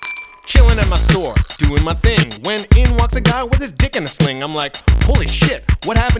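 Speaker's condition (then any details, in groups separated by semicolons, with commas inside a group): No condition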